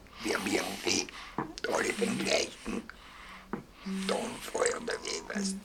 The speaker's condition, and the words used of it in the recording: Laryngectomy. Und das ist sicher jetzt bei laryngektomierten Patienten, die ja mit einem völlig anderen Organ, nämlich mit dem obersten Ring der Speiseröhre, die Stimme bilden, ist das sicher herabgesetzt.